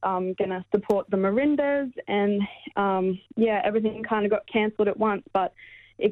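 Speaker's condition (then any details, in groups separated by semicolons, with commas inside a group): No condition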